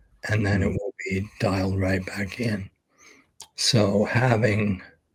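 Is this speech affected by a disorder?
Yes: ALS; expects to lose voice very soon.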